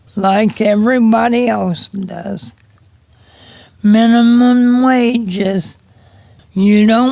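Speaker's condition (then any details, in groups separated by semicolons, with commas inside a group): Cerebral palsy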